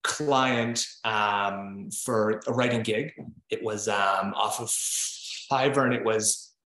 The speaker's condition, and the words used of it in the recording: Stuttering. And I went to speech therapy and now I'm sure you you can tell um, I still um, that's still something that I um, struggle with.